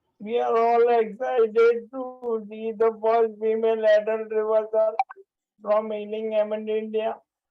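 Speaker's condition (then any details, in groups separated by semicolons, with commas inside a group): Motor neurone disease; voice strong and loud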